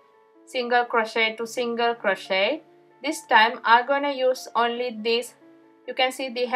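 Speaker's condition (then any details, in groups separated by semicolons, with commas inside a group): No condition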